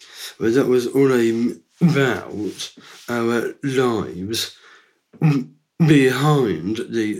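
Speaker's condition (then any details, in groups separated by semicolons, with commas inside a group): Down syndrome; three copies of chromosome 21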